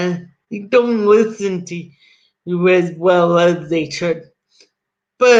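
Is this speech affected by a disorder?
Yes: cerebral palsy.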